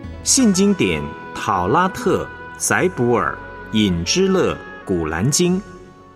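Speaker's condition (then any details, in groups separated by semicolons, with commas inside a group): No condition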